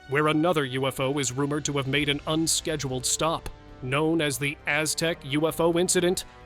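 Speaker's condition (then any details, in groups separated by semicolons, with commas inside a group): No condition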